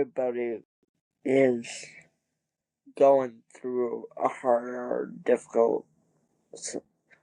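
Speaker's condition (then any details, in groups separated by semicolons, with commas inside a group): Cerebral palsy; wheelchair user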